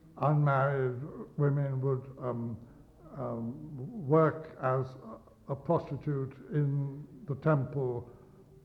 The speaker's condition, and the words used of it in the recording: Stuttering. I had a minor stroke 3.5 years ago, and the stroke affected my speech a bit, my face.